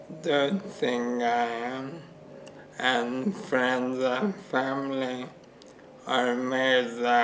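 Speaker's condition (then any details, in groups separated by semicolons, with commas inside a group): Motor neuron disease; throat and mouth weakness affecting speech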